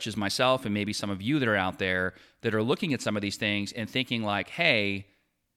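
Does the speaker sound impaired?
No.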